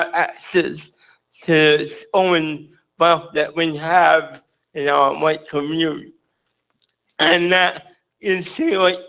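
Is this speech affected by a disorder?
Yes: cerebral palsy.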